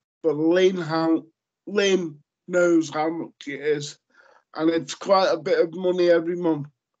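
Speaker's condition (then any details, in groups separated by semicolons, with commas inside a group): Cerebral palsy; lifelong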